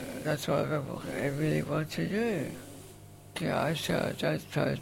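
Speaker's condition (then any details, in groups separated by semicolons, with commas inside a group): Facioscapulohumeral muscular dystrophy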